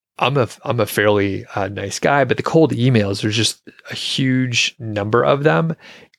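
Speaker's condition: No condition

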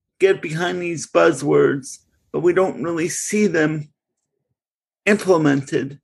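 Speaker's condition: Cerebral palsy; since birth

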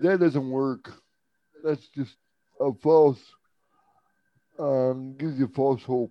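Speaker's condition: Cerebral palsy; uses a wheelchair, strong startle to loud sounds

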